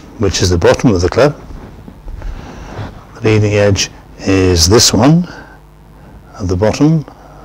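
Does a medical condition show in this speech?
No.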